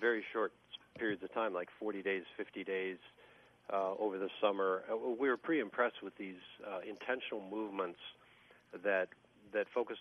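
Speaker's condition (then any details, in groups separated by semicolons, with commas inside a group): No condition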